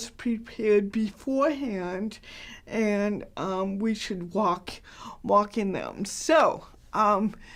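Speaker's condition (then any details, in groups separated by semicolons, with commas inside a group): Cerebral palsy, mild; hard to understand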